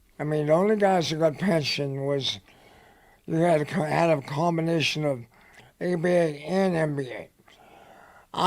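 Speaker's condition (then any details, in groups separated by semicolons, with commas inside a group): Head and neck cancer; dry throat, dry mouth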